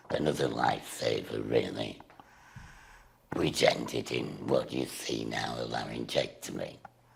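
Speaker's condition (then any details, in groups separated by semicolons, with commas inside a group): Laryngectomy; still has voice after operation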